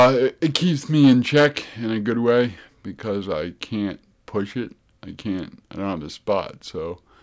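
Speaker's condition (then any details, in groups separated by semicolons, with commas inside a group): Cerebral palsy; affects gait and walking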